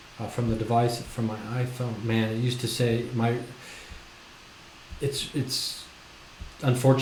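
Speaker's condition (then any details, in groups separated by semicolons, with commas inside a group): No condition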